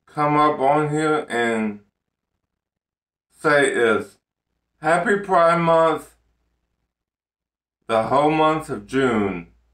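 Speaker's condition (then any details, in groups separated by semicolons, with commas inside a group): Ataxic cerebral palsy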